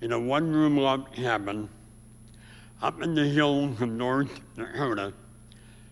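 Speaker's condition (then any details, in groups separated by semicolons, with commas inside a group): Severe speech impediment; about age 84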